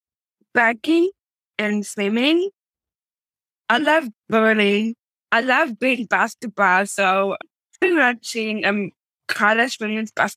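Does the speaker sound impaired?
Yes: Down syndrome; trisomy 21 from birth, congenital heart defect, heart surgery in infancy; past speech therapy to help talking and slow speaking; works hard to speak slowly and clearly, speaking not easy.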